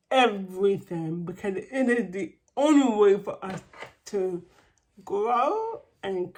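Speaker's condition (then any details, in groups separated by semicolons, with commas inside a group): Cerebral palsy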